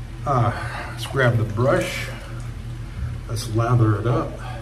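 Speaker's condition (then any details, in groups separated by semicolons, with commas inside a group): No condition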